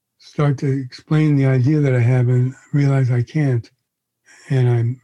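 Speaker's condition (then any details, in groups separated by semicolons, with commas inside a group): Parkinson's disease; confirmed by neurologist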